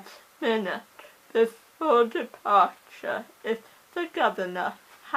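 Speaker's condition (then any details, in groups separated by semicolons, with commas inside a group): Cerebral palsy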